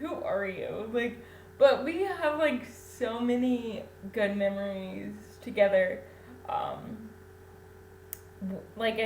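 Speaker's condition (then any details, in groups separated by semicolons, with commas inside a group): Cerebral palsy; infant ventilator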